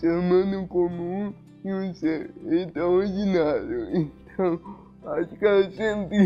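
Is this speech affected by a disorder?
Yes: cerebral palsy; some difficulty speaking.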